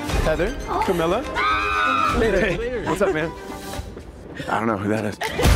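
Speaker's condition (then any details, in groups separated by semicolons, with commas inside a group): No condition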